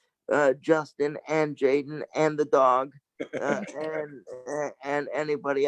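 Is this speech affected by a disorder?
Yes: cerebral palsy.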